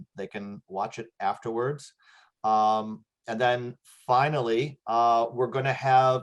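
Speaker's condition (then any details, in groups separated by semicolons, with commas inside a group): No condition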